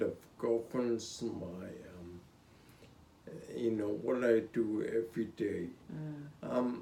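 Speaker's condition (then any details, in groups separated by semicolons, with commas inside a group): Spinocerebellar ataxia (sca7)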